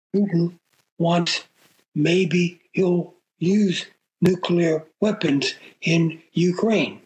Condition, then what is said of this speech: Aphasia. By the way, you know, I've had a stroke almost 5 years ago, and I have aphasia, but you'll see it'll be okay for our talking about everything, okay?